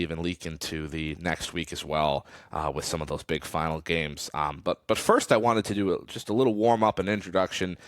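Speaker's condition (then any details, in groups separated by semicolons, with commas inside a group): No condition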